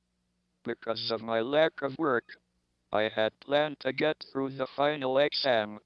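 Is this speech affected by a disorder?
Yes: ALS, through a speech-generating device; motor neuron disease, diagnosed shortly after 21st birthday, no cure or therapy offered, given 2.5 years.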